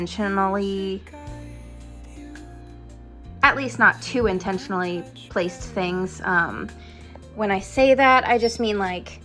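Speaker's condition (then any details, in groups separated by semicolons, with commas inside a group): No condition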